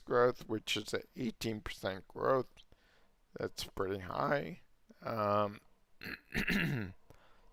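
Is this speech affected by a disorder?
Yes: multiple sclerosis.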